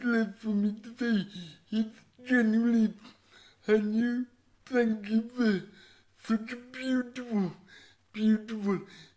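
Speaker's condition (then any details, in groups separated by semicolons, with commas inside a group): Cerebral palsy; all four limbs affected, from birth, born 12 weeks premature; voice described as unusual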